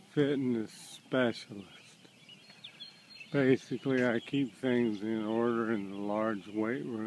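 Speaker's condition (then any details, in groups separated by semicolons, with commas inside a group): Parkinson's; almost 14 years since diagnosis, diagnosed at 44, doing well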